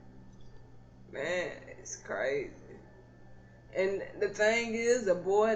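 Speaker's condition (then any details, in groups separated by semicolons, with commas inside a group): Cerebral palsy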